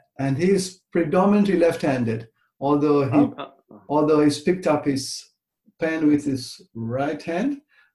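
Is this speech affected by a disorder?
No.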